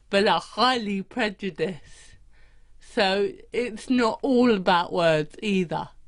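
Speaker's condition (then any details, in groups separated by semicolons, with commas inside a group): Cerebral palsy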